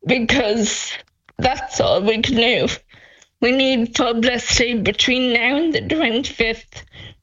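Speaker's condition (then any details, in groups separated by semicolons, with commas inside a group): Friedreich's ataxia; progressive neurological condition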